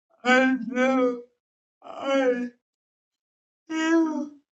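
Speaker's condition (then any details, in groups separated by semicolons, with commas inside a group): Cerebral palsy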